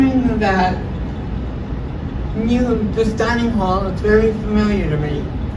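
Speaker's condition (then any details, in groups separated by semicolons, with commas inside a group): Cerebral palsy; with hearing loss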